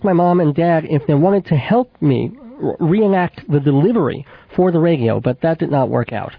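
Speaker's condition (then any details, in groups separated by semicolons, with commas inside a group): Cleft palate with lisp; sibilant s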